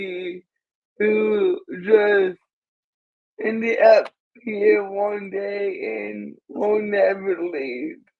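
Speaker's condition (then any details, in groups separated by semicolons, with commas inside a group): Cerebral palsy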